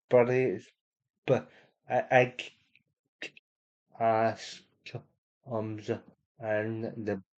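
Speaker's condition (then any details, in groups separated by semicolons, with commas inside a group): Cerebral palsy; unable to walk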